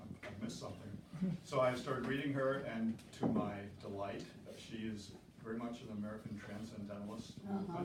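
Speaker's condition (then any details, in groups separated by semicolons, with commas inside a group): No condition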